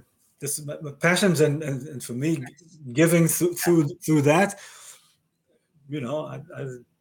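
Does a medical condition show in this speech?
Yes: aphasia after stroke; aphasia caused by stroke about 30 years ago, permanent; expresses self relatively well, unlike others who cannot, rambles off track a little.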